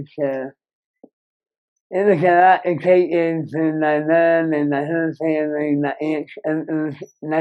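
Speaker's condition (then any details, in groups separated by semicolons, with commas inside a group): Moebius syndrome; severe nerve damage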